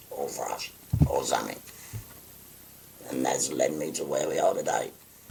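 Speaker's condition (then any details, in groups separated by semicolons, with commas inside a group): Laryngectomy; no evidence of disease after radiotherapy and chemotherapy, sleeps upright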